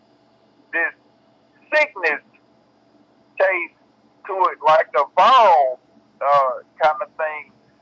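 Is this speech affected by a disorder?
Yes: cerebral palsy; bedbound.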